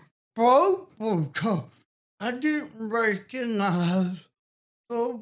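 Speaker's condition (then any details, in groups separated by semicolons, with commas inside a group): Cerebral palsy; cerebral palsy diagnosed at age two, balance problems; speech impediment, unaware until age twelve, did not recognise own recorded voice, listeners judge on hearing voice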